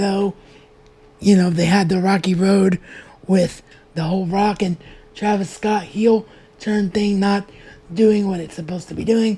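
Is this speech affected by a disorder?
Yes: cerebral palsy; speech affected at times.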